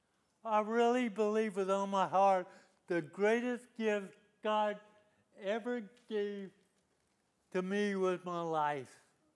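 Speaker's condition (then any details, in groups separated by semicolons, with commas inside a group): Cerebral palsy; lifelong disability since youth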